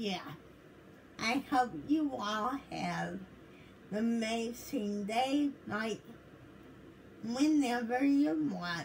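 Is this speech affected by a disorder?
Yes: cerebral palsy.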